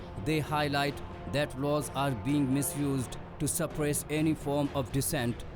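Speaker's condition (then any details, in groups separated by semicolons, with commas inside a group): No condition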